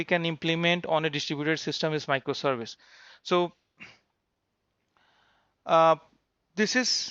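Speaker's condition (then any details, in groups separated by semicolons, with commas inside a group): No condition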